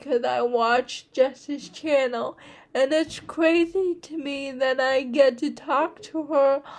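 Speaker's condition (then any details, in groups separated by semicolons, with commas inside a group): Cerebral palsy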